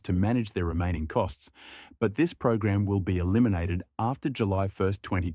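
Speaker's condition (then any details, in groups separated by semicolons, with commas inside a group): No condition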